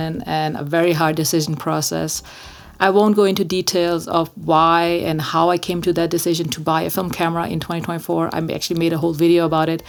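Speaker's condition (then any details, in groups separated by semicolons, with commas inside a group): No condition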